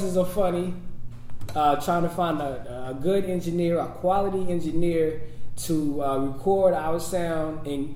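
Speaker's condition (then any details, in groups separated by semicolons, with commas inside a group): No condition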